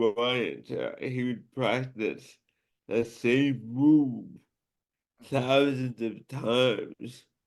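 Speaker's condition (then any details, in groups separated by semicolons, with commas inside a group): Cerebral palsy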